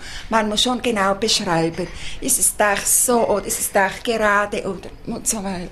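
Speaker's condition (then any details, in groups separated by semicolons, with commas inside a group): Hearing impairment; wears hearing aid, oral dialect upbringing, sign language from first grade, Sprachschule St. Gallen; hears no street noise outside, must wear hearing aid; sign language as mother tongue, speaks aloud with hearing people, signs voicelessly at home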